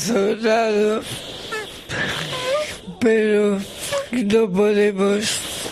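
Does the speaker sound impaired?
Yes: ALS, through a speech-generating device; left side symptoms first, initially attributed to herniated discs, diagnosed 13 years ago, about six months to diagnosis; cannot move any muscle, tilting wheelchair, permanent ventilator, audible labored breathing, always cold; uses special eye-tracking viewer to move tablet mouse.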